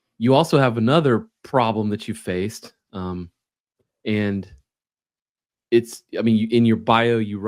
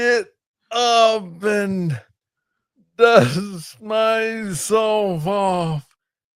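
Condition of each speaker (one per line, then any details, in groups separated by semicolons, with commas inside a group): No condition
Parkinson's disease; young onset, about age 30; about 11 years since onset, 13 medications, poor balance, frequent falls; speaks slowly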